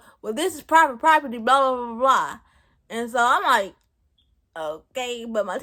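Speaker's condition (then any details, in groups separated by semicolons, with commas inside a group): Cerebral palsy; present since birth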